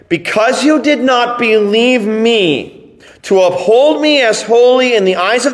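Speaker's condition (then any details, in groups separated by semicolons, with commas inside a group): No condition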